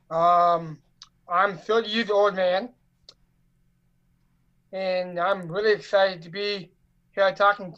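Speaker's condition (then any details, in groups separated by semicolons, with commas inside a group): Down syndrome; adult, 30 years old; Siri, Alexa, Google Home may misunderstand speech, donated nearly a thousand phrases to project understood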